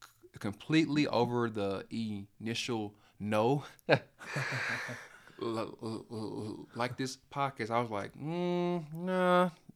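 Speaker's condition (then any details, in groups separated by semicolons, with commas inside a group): Stuttering; only stutterer on either mother's or father's side of family; still stutters; stutters when talking, speech problem audible, cannot be hidden when speaking; prolonged sounds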